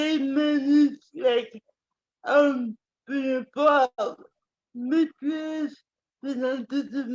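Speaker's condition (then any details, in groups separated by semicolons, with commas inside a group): Cerebral palsy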